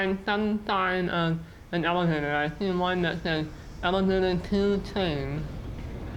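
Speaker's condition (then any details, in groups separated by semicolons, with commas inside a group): Muscular dystrophy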